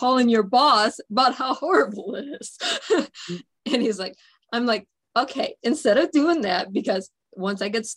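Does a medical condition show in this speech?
No.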